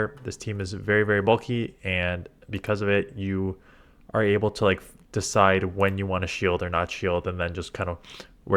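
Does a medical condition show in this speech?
No.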